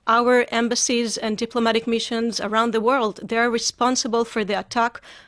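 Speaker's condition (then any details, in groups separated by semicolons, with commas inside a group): No condition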